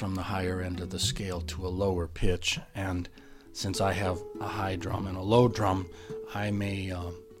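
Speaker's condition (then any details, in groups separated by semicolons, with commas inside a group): No condition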